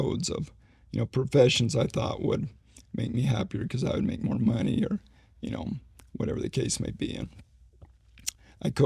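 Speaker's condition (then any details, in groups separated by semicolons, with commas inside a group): ALS; slowly progressing form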